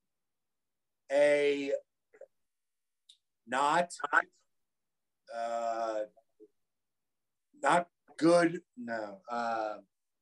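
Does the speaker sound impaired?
Yes: aphasia; aphasia after an accident, persistent, not expected to go away; attends Stroke Comeback Center, working to improve talking; words often don't come out when trying to speak.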